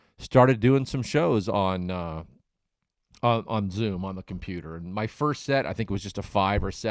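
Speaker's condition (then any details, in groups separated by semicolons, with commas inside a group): No condition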